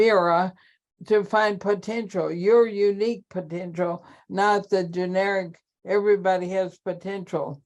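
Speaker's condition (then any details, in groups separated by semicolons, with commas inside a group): ALS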